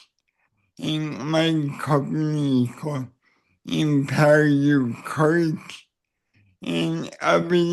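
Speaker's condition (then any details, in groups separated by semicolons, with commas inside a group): Cerebral palsy; neck surgery went badly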